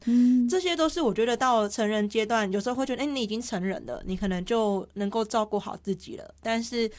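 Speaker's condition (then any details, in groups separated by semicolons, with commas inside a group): Hearing loss; takes part in 蒲公英 hearing-impaired association; clear articulation per host, self-reports sometimes slightly unclear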